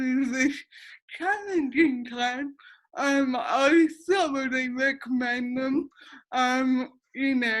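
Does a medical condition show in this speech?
Yes: cerebral palsy.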